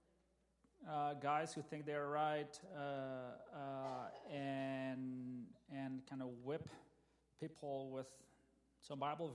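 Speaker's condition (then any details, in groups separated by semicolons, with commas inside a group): Stuttering; stutters when nervous, speaking before a congregation or to one person, cannot say intended words; repeated sounds, prolonged sounds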